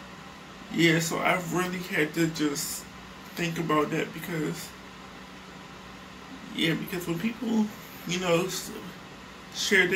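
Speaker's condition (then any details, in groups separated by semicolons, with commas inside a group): Cerebral palsy; affects legs, arms, hands, scissoring surgery, knee and wrist surgeries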